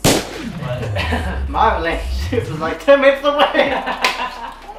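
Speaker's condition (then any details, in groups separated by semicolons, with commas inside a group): No condition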